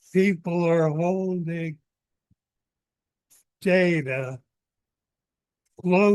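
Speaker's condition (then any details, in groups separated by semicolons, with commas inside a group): ALS; seventh year of disease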